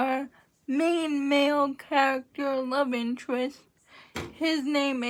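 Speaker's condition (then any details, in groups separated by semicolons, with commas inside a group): Cerebral palsy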